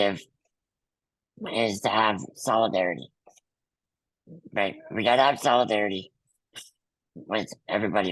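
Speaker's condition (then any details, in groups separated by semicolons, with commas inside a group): Muscular dystrophy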